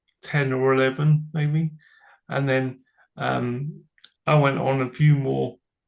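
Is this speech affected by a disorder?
Yes: cerebral palsy; from birth.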